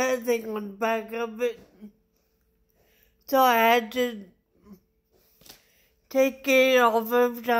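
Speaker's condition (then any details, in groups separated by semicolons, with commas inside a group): Traumatic brain injury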